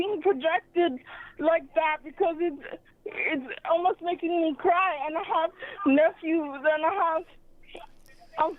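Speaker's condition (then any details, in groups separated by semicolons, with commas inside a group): Cerebral palsy; sometimes hard to talk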